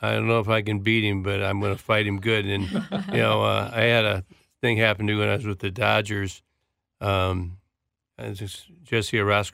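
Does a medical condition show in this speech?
Yes: Parkinson's disease; left hand clutching years before diagnosis, anxiety-triggered tremor, movement and coordination affected, diagnosed within two days via Peter Secchia; four years since diagnosis, movement specialist, speech therapy, Big and Loud therapy for movement, posture, voice; speech tough, learned voice correction in Big and Loud therapy.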